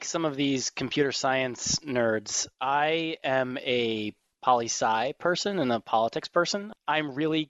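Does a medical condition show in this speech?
No.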